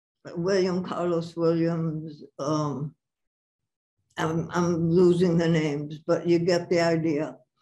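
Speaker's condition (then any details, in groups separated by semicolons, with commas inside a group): Parkinson's; about six years since onset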